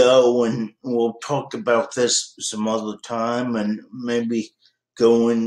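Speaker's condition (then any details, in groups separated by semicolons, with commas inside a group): Cerebral palsy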